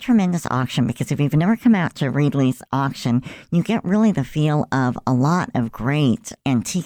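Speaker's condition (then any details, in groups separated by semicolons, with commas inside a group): Cleft lip and palate; present since birth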